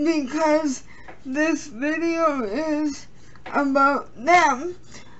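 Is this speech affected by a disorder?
Yes: cerebral palsy.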